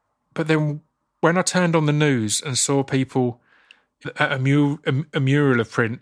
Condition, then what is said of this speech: Stuttering. So there'll be regular things where it seems like I'm thinking or I've lost it.